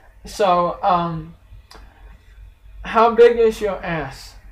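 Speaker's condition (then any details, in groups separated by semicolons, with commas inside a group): Cerebral palsy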